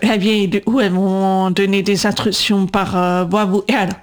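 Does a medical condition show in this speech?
Yes: deaf from birth; congenital deafness; follows show via live transcription by Céline Ripoll, needs subtitles and transcripts for videos, podcasts; atypical voice, speech recognition struggles to understand, 20 years speech therapy, lpc coder in class.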